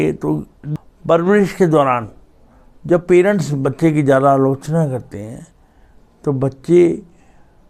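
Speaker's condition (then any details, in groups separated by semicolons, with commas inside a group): Cerebral palsy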